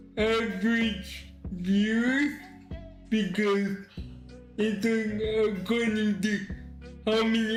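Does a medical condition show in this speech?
Yes: cerebral palsy.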